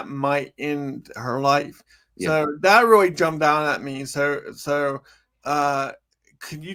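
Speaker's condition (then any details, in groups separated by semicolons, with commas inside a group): Cerebral palsy; from birth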